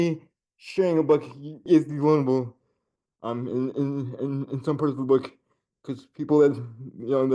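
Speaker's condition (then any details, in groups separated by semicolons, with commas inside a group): Generalized dystonia; generalized, childhood onset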